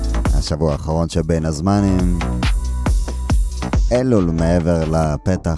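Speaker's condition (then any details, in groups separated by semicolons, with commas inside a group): No condition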